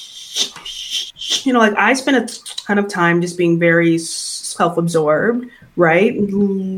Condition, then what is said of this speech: Stuttering. So I am a person who stutters, and I think I began stuttering at the age around like 3 or 4